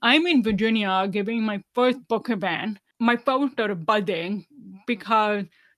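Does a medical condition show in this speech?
Yes: deafness, severe; 99% hearing loss, hearing aids worn whole life, no cochlear implant; wears hearing aids, relies heavily on lip reading, does not sign, not fluent in ASL.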